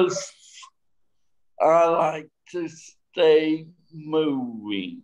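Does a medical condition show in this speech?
Yes: traumatic brain injury.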